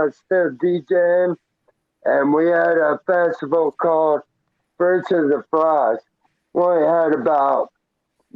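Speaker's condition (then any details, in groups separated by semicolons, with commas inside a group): Traumatic brain injury; hit by car as pedestrian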